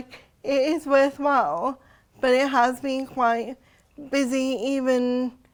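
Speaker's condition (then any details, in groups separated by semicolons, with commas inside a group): Cerebral palsy; since birth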